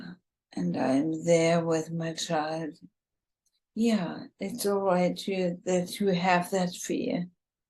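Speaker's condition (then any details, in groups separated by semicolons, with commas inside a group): ALS, bulbar form, bulbar onset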